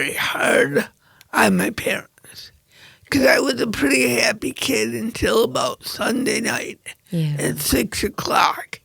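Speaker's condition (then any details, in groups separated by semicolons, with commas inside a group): Cerebral palsy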